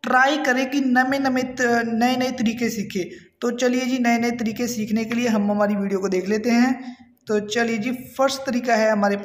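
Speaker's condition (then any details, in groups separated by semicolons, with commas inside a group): No condition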